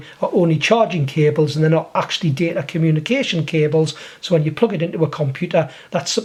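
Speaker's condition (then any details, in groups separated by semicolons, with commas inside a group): No condition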